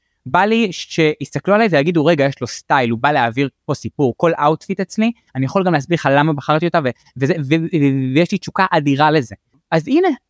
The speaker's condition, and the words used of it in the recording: Stuttering. ואז אני, או שאני מנסה להחליף אותה במילה נרדפת מראש